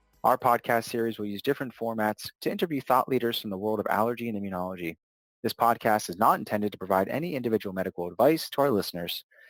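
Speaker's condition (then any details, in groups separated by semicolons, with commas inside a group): No condition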